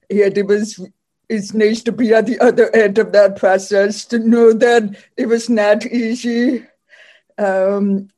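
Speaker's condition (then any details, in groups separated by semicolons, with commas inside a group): Deafness; speaks for self, also uses sign language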